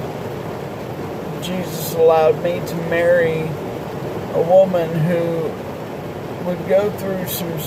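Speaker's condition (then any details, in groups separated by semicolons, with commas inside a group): Multiple sclerosis; relapsing-remitting, now progressive; uses a chair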